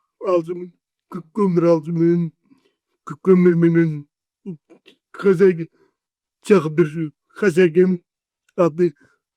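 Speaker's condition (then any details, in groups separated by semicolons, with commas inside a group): Cerebral palsy; 40 years with condition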